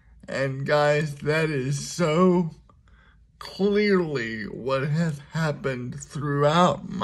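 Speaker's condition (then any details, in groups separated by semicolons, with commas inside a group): Cerebral palsy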